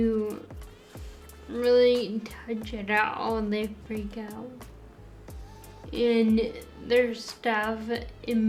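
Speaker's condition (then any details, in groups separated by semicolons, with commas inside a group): Friedreich's ataxia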